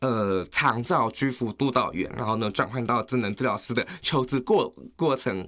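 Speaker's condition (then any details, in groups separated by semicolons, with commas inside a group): Hearing impairment, acquired, progressive; gradually worsening hearing impairment; slight accent, sometimes taken for overseas Chinese or Southeast Asian, otherwise speaks very well, normal word order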